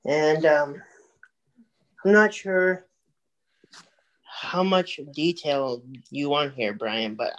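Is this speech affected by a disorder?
Yes: cerebral palsy; multiple surgeries since infancy.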